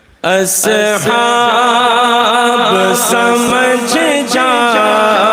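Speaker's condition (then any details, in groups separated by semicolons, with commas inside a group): No condition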